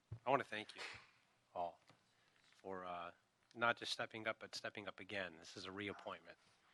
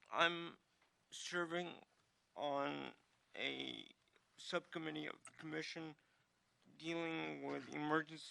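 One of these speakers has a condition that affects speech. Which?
The second: cerebral palsy; needs ramps.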